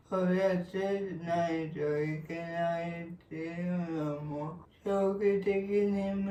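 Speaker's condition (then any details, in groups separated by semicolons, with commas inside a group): Cerebral palsy; severe, uses a wheelchair; tires easily from moving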